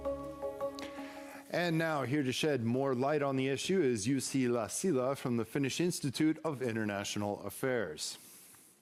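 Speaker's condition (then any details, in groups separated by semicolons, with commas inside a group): No condition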